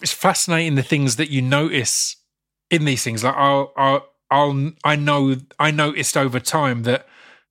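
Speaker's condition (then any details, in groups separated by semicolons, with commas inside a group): Stammer; stammer since childhood; noticeable stammer, genuinely stutters on 'Baldrick' during recording; controlled when acting, tricks, breathing points, over-preparation, b a hurdle, adds 'or' run-up onto hard letters; repeated sounds, repeated words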